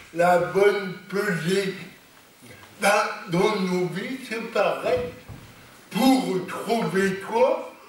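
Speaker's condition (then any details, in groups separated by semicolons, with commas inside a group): Cerebral palsy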